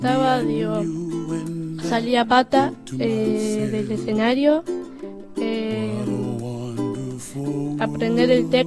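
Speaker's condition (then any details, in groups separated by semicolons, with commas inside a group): Down syndrome; congenital, since birth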